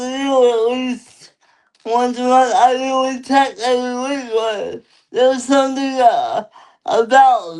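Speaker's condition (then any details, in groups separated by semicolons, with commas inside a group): Cerebral palsy; lifelong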